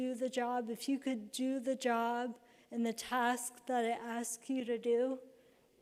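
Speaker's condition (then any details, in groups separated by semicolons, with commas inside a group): Cerebral palsy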